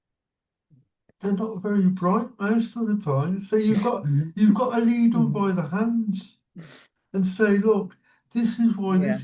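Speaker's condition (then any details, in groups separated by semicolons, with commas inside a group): Cerebral palsy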